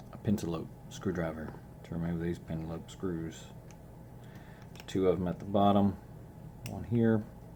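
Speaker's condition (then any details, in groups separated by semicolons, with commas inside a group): No condition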